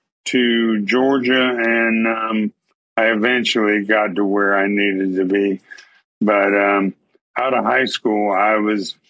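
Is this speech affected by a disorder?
Yes: ALS.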